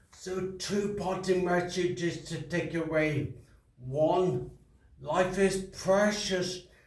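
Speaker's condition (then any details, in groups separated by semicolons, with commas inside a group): Traumatic brain injury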